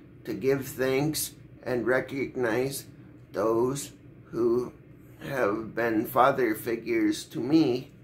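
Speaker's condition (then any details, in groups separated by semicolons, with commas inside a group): Cerebral palsy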